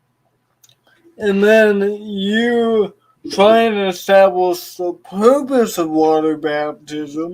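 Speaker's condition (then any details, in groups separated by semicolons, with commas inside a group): Cerebral palsy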